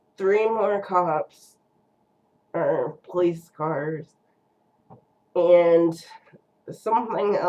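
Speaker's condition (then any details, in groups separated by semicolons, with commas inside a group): Cerebral palsy; first word not said quite right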